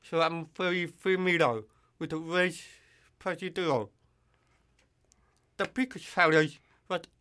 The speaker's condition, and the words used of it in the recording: Deafness. So sometimes my voice gets really distorted if I'm trying to scream at the full volume